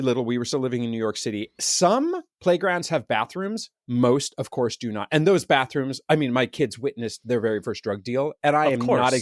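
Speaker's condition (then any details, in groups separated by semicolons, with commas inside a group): No condition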